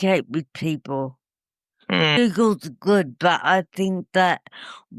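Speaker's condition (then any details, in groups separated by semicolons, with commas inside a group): Cerebral palsy; uses wheelchair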